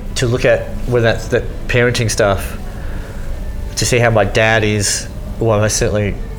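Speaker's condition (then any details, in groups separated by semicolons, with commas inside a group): Cleft lip and palate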